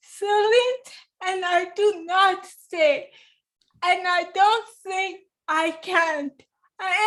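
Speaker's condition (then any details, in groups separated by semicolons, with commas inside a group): Cerebral palsy; affects hand, hand tremor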